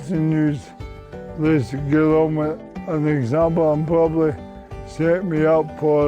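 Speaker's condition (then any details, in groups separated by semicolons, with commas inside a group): Motor neuron disease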